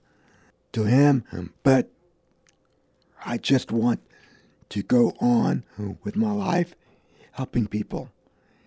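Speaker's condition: Vocal cord damage; one vocal cord paralyzed, other works very little

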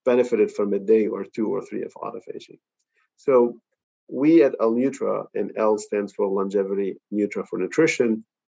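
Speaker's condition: No condition

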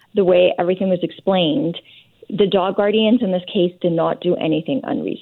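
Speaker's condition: No condition

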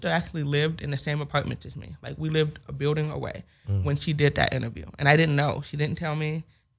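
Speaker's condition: Hearing loss with speech impediment; only comfortable speaking within last year or so

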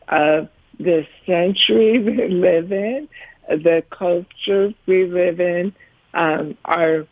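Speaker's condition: ALS; tongue affected

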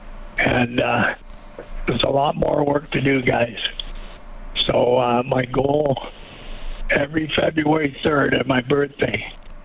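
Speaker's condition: ALS; right arm twitching onset, spread to all limbs, three years before diagnosis, not bulbar; spread to shoulders and breathing, on two of three approved treatments, one for four years; breathing affected, speech slightly affected

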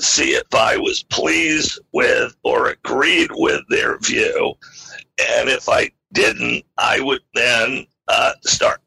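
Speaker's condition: Spasmodic dysphonia; acquired rare neurological voice disorder, adult onset; recovered a good bit since onset, able to do interview; weakened voice, at onset trouble speaking, could barely use voice, spoke little to protect it

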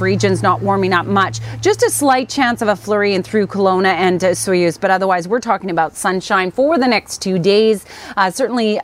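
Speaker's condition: No condition

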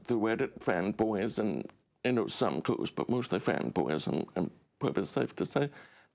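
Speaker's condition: Deaf; relies on subtitles rather than audio

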